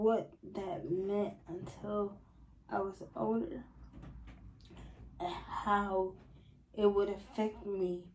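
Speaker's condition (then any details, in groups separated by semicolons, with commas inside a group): Spastic quadriplegic cerebral palsy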